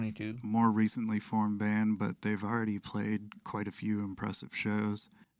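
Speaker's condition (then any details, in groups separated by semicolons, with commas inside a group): No condition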